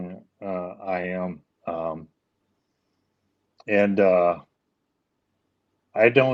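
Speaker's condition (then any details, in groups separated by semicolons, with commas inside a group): ALS; leg onset, later arm weakness; speech issues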